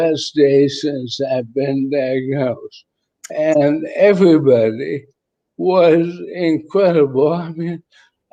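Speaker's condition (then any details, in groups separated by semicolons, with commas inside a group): ALS; about one year since diagnosis, weak getting up, uses lift; voice tires, needs rest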